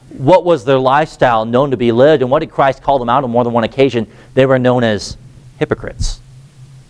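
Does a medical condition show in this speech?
No.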